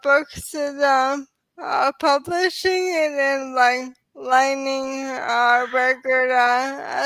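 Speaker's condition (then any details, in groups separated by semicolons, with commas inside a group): ALS; diagnosed in early 30s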